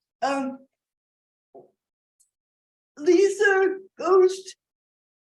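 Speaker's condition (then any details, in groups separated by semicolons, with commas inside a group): Cerebral palsy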